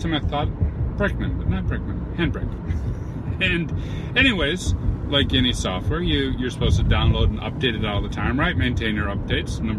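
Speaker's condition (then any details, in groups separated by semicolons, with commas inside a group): No condition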